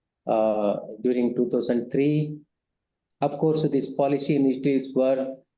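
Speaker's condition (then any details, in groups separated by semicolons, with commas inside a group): No condition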